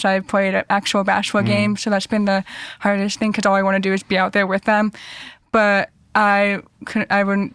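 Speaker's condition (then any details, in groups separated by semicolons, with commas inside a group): Deafness; cochlear implants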